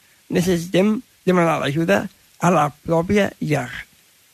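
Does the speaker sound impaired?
Yes: Down syndrome; intellectual disability, learns at own pace, needs extra time to understand and process explanations; expresses himself in own way and own words, dislikes being corrected, very talkative.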